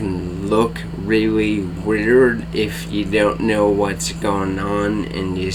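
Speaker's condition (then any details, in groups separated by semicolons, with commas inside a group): ALS; slurred slow speech, weak tongue, tires talking, swallowing difficulty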